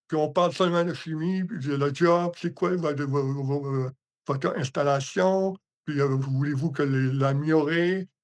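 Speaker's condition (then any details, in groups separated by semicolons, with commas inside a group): Hemiparalysis; muffled speech, like hot potato in mouth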